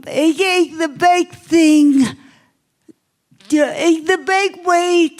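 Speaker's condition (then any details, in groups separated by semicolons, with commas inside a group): Cerebral palsy; obvious speech impairment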